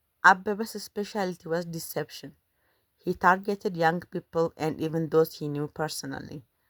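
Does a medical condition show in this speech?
No.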